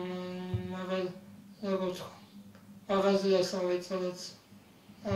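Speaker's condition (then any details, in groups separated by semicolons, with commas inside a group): Muscular dystrophy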